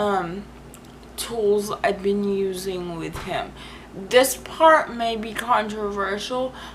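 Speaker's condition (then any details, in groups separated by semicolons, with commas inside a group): Cerebral palsy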